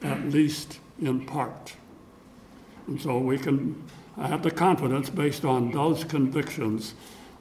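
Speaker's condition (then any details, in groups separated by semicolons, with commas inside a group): No condition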